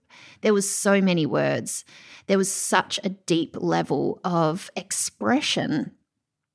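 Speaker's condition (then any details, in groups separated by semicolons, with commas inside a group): No condition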